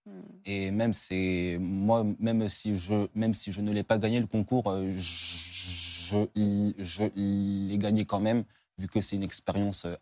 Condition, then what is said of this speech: Stuttering. Mais c'est vrai que là, on voit que vous bégayez peu ou vous bégayez.